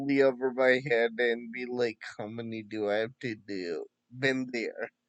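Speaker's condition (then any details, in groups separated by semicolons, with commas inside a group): Friedreich's ataxia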